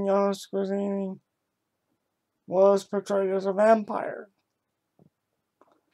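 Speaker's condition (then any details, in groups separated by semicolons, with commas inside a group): Cerebral palsy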